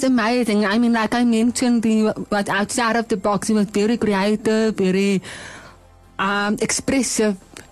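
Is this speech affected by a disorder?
Yes: hearing loss; deaf, bilateral cochlear implants, first received in Worcester, Cape Town, second two years later; learned early to speak like hearing person, mother bonita drew out language, not natural.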